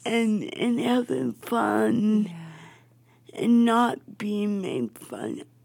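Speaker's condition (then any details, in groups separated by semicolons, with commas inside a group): Cerebral palsy; speech affected, jokingly called a god-given accent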